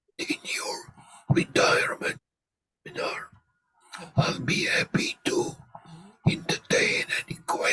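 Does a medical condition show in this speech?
Yes: laryngectomy; tracheoesophageal voice prosthesis.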